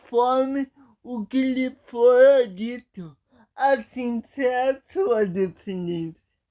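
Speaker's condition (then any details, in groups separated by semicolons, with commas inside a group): Paralysis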